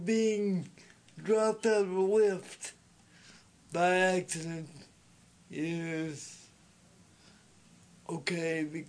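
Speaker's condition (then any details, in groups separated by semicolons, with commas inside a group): Speech impediment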